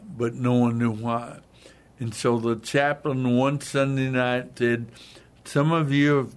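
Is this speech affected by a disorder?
Yes: hemorrhagic stroke, hemorrhagic, basal ganglia; talks funny, voice stressed tonight, speaks slowly and deliberately to be understood, daughter Stacy helps.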